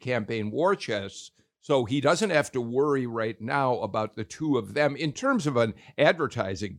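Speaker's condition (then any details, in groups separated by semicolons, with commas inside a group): No condition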